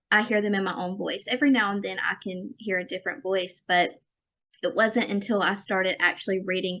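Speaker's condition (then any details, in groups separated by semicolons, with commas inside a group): No condition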